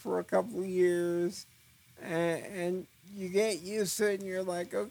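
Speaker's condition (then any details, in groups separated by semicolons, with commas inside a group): Cerebral palsy; eyes wander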